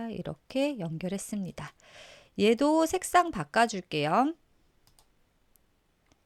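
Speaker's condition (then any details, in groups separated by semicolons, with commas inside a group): No condition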